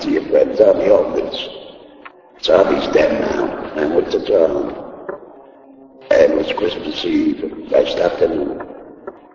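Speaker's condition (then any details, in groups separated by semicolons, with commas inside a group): Laryngectomy; cannot talk without thumb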